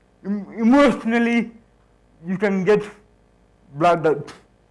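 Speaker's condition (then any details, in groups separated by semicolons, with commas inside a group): Cerebral palsy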